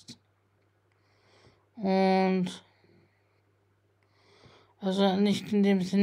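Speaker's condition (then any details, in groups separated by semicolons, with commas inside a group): Spasticity from birth; multiple sclerosis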